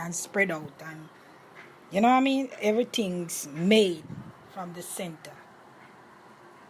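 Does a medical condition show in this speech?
No.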